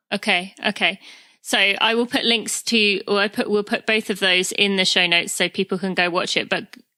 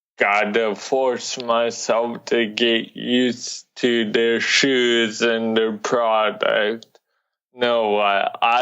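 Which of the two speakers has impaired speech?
The second: cerebral palsy; from birth, diagnosed about age three, affects walking and running; mid-range severity, runs competitively; lifelong speech impediment, worked to reduce it.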